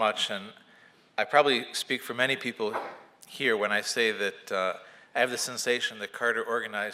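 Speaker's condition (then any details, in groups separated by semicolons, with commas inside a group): No condition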